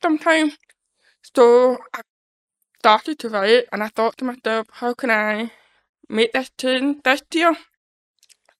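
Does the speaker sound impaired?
Yes: deafness; congenital deafness, born deaf.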